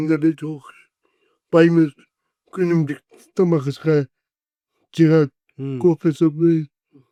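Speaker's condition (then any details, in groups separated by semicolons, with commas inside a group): Cerebral palsy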